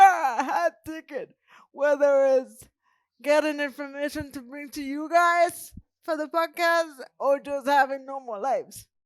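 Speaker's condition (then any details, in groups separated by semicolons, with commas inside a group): Cerebral palsy; present from birth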